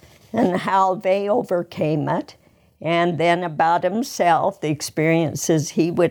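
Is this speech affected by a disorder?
Yes: ALS; rare incurable progressive neurodegenerative disease, diagnosed about 3 years ago, lost ability to walk, wheelchair user.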